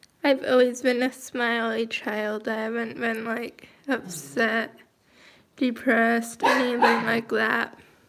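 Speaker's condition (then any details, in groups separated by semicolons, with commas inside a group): Cerebral palsy, mild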